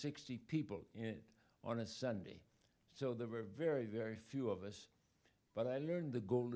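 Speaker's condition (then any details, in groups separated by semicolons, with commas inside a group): ALS; body weakening, 2 years since onset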